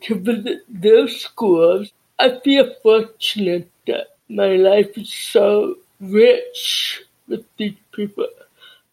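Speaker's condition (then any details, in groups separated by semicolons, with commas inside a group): Deafness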